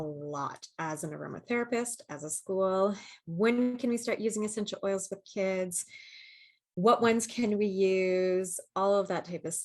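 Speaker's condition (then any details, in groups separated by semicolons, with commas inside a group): No condition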